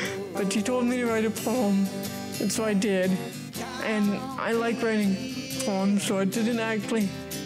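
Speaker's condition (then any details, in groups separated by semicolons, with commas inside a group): Cerebral palsy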